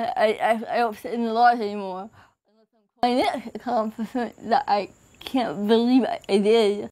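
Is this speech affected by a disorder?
Yes: cerebral palsy; from birth.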